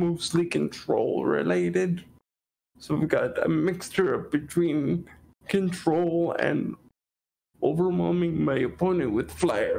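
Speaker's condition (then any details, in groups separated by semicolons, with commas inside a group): Cerebral palsy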